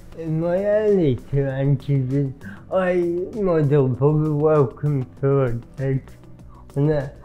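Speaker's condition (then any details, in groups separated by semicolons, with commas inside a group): Cerebral palsy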